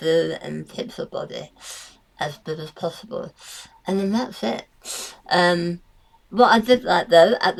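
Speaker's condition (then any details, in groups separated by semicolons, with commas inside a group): Tongue cancer; surgery, radiotherapy, immunotherapy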